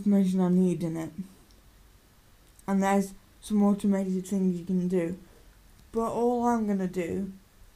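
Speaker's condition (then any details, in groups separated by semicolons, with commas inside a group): Cerebral palsy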